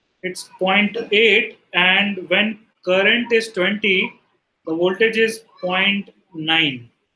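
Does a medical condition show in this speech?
No.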